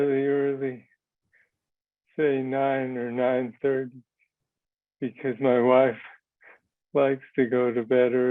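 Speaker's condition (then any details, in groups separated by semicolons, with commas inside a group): Parkinson's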